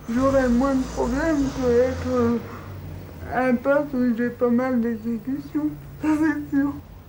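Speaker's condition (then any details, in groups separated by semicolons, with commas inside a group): Cerebral palsy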